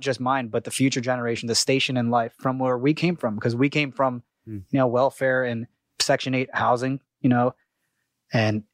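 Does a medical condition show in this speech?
No.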